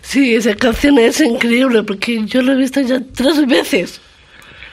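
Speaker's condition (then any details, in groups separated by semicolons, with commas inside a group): Down syndrome; trisomy 21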